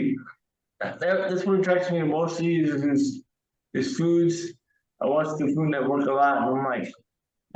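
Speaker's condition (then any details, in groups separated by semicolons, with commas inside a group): Cerebral palsy; wheelchair user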